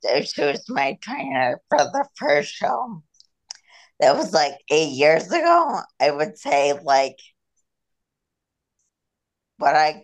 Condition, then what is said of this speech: Ataxia. So everything that like the cerebellum controls, like all muscle movement, speech, like eye movement, everything